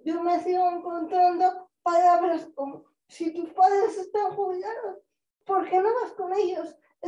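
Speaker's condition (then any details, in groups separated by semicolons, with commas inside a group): Cerebral palsy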